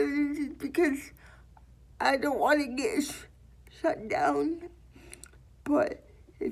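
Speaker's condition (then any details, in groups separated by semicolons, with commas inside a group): Cerebral palsy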